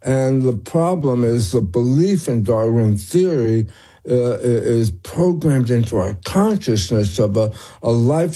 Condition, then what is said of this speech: Tongue cancer surgery. We know that you had been diagnosed with tongue cancer, and but did you have any strange, you know, that's where the slur is coming in.